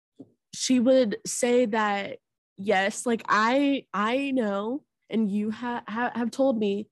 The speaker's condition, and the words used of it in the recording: Stuttering. Like i'm a- able to speak yet saying my saying my name is still hard but it's not going to stop me